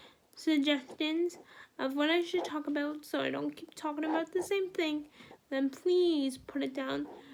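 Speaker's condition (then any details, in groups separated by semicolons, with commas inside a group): Cerebral palsy; wheelchair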